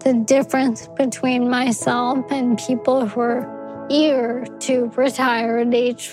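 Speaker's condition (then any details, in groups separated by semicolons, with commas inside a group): ALS; age 30, several years since onset, one medication available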